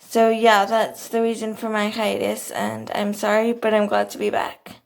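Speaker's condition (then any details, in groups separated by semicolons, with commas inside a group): Cerebral palsy, athetoid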